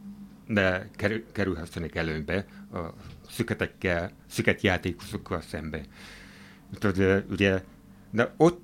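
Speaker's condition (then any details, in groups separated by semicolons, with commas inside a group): Hearing impairment, hard of hearing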